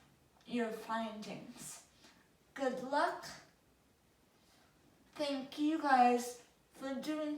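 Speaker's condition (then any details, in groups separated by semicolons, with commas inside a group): Cerebral palsy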